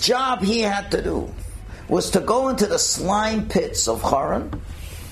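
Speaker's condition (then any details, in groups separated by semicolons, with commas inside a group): No condition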